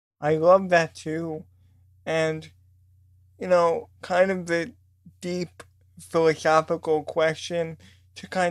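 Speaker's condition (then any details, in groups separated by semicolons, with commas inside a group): Cerebral palsy; voice sometimes sounds childlike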